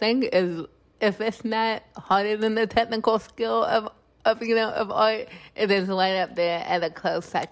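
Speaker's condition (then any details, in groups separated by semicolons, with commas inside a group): Cerebral palsy; born two months premature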